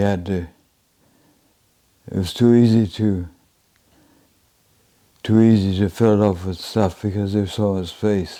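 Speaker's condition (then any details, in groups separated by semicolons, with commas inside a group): Advanced Parkinson's disease, severe; DBS, two brain electrodes, chest stimulator; onset right hand tremor; advanced, about seven years since diagnosis, cannot walk safely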